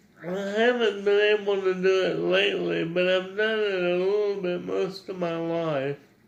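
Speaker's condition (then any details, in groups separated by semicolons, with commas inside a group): Cerebral palsy; wants clearer, more precise speech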